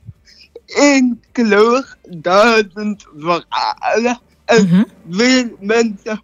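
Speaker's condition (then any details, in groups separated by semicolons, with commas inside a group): Cerebral palsy; neurological condition, brain injury sustained around birth; age 14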